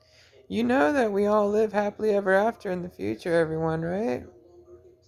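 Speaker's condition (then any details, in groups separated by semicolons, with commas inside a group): No condition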